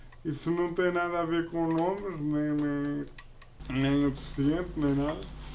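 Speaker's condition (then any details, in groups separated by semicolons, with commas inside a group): Cerebral palsy; uses a wheelchair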